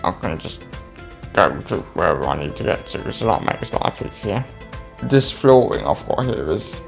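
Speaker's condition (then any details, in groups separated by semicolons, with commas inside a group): Cerebral palsy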